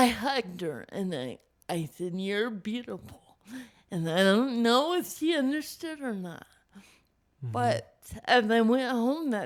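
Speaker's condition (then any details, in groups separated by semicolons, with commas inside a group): Cerebral palsy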